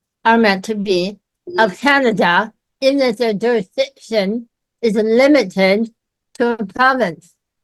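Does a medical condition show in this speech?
Yes: myasthenia gravis.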